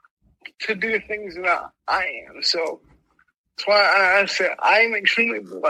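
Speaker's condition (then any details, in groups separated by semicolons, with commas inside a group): Mild cerebral palsy; speech impediment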